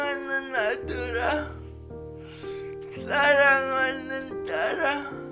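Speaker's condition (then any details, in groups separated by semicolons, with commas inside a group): Brain lesion disability grade 1, severe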